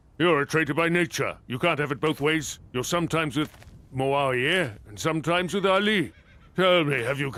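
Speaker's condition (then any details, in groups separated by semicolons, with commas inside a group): No condition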